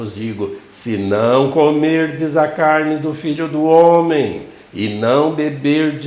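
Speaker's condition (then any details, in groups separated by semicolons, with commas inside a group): No condition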